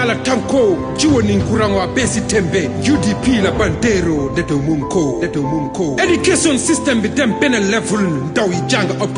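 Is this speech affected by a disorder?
No.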